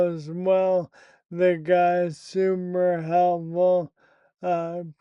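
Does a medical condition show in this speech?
Yes: primary lateral sclerosis.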